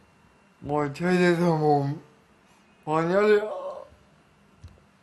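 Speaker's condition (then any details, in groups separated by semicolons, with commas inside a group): Grade 1 brain lesion disability, severe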